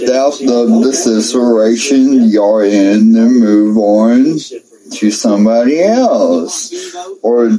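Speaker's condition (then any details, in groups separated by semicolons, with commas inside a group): Speech impediment; impediment clearly noticeable to listeners, speech hard to understand in played voicemail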